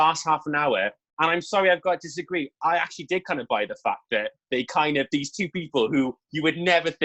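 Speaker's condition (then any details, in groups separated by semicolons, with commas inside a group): No condition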